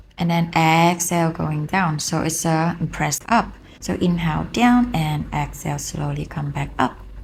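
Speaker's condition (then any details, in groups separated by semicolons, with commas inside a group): No condition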